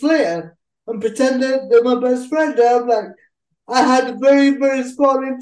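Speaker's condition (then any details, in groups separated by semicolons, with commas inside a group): Cerebral palsy; cerebral palsy since childhood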